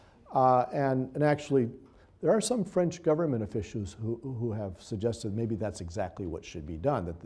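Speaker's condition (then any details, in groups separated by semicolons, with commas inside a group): No condition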